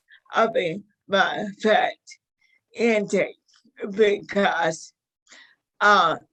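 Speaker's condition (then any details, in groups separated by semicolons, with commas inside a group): Motor neuron disease; severe spasticity in hips and legs, balance affected; five years since diagnosis, walker or wheelchair, slowly progressing; onset with slurred words, speaking difficulty, voice strength varies daily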